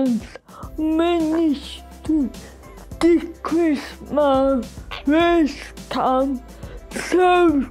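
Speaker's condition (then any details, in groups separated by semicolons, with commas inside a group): Cerebral palsy, severe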